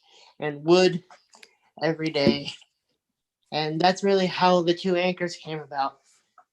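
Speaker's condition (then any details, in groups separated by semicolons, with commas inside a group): Cerebral palsy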